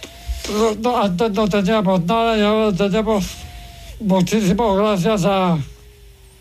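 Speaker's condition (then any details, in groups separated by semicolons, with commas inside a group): ALS; hoist needed to put to bed despite low weight; needs to clear phlegm; voice described by host as impressive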